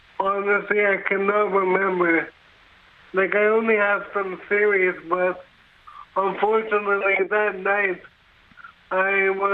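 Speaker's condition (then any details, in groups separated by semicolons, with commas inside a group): Brain injury; severe, drunk driving crash, quadriplegic; speech difficulty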